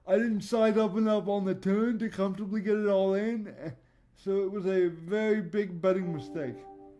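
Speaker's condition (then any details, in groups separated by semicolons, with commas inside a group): Cerebral palsy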